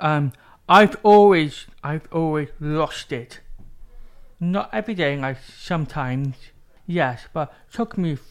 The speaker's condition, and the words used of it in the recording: Deafness. It helps me because if I speak to hearing people, I can speak clear and help them hear, understand me.